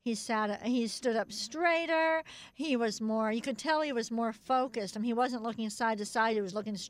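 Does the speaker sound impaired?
Yes: cleft palate; cleft palate from birth, extensive speech therapy in childhood; radio interview not easy, must concentrate to keep speech clear; must concentrate to make speech clear enough.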